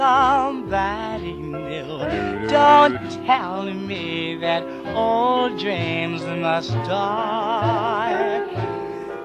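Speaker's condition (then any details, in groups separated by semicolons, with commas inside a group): No condition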